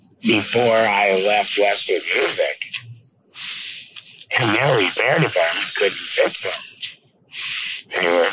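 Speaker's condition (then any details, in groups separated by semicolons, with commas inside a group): Laryngectomy; rattles esophagus like vocal cords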